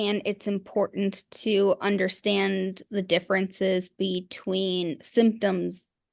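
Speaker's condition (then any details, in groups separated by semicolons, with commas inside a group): No condition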